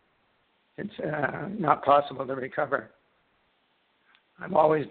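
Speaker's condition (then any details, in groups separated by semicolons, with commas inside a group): Parkinson's disease; freezing about 2 years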